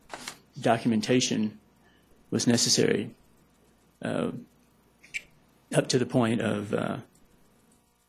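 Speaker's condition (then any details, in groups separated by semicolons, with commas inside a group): Parkinson's; may stumble over words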